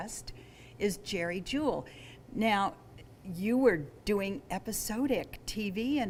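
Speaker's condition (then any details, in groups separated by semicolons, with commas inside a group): No condition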